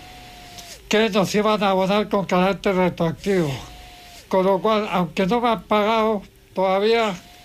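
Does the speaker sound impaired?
Yes: amyotrophic lateral sclerosis, severe; gastric feeding tube; most advanced stage, pressure air ventilation machine, only hands move, cannot eat, too weak to cough, cough assist device; voice described as impressive.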